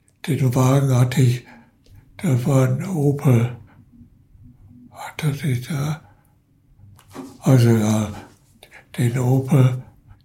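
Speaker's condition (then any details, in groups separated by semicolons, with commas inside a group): Parkinson's disease; ambulance called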